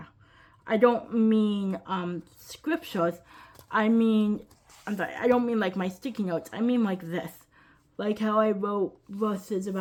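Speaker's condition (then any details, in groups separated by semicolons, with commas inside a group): Cerebral palsy, quadriplegic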